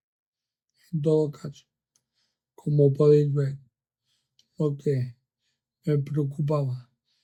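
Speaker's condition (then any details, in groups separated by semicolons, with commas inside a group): Amyotrophic lateral sclerosis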